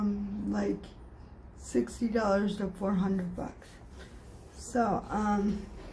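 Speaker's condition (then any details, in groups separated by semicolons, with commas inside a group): Cerebral palsy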